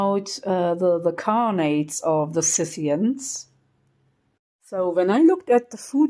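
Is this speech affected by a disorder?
No.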